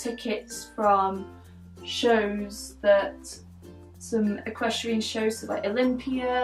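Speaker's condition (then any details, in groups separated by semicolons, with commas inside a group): No condition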